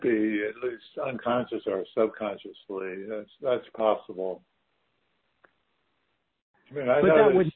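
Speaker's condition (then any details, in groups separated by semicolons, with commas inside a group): Parkinson's disease; stem cell infusions in houston, infusions finished, assessment due in september; carbidopa levodopa of little help, symptoms vary day to day, stress flares symptoms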